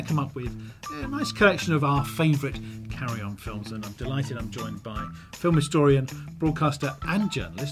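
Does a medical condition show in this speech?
No.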